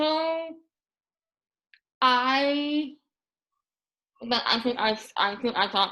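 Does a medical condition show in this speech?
Yes: Moebius syndrome; paralyzed tongue.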